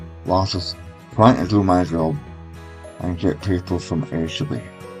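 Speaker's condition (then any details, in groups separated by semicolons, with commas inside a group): Stage 4 tongue cancer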